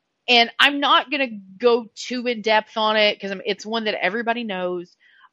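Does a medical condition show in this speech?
No.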